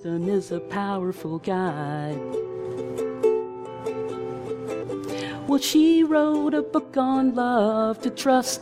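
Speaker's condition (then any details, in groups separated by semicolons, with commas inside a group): No condition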